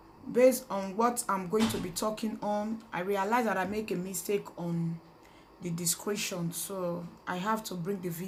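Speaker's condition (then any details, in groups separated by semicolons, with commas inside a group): No condition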